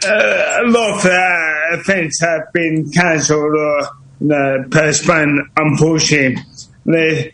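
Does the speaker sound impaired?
Yes: motor neuron disease; motor neuron disease diagnosed several years ago; recent decline, MND taken its toll recently; voice slowing down.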